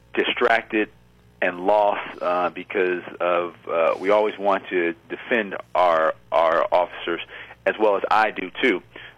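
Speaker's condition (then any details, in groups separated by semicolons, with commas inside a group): Stuttering; congenital stutter, present since birth, about 50 years, age 50; often lets self stutter openly, stuttering slows situations down; repeated sounds, blocks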